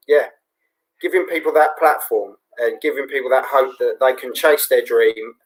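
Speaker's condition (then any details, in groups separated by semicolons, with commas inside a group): No condition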